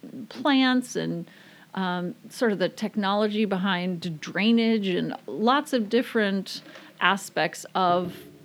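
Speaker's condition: No condition

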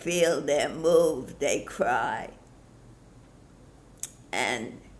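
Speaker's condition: Parkinson's disease; stopped listening to doctor after diagnosis, followed own path

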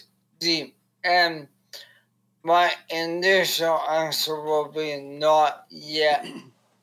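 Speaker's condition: ALS; foot-pedal right click

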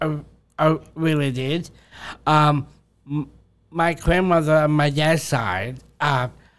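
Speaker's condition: Down syndrome; extra 21st chromosome

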